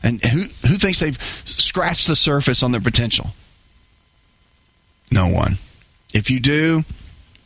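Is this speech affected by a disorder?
No.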